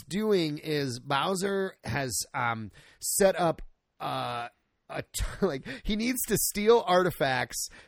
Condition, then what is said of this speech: None; typical speech.